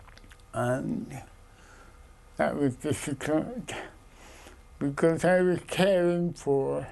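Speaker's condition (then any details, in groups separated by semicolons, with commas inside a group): Cerebral palsy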